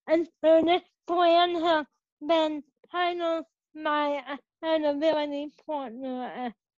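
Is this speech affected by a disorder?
Yes: cerebral palsy; present from birth; age 21.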